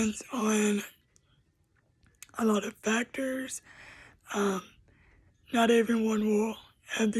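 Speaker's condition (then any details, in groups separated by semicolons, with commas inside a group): Cerebral palsy; uses a wheelchair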